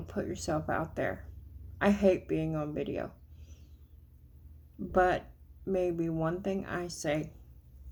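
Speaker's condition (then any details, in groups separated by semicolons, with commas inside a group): Cerebral palsy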